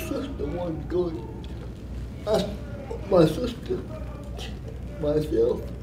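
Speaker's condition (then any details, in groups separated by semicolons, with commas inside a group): Cerebral palsy; from birth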